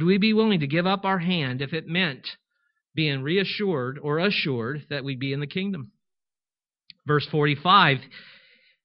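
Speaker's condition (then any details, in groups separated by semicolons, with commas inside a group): No condition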